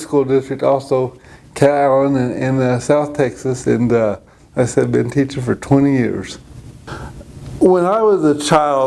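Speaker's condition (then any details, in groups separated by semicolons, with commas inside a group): Cerebral palsy; present from birth; falls at times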